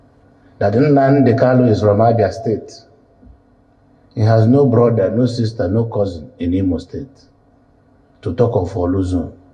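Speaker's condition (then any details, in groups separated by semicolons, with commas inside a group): No condition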